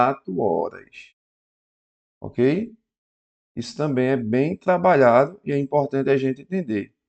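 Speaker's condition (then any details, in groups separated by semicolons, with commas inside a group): No condition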